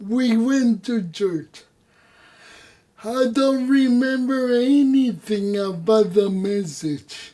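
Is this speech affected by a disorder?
Yes: cerebral palsy; voice.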